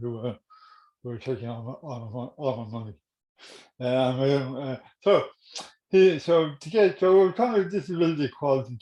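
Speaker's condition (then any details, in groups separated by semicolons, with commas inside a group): Cerebral palsy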